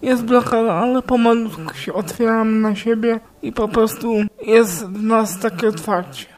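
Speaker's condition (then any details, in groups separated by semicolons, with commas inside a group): Cerebral palsy; childhood onset, moderate severity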